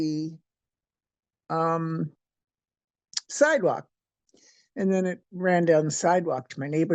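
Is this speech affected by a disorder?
No.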